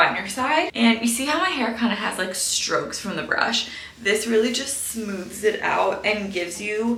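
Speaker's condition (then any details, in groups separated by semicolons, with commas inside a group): No condition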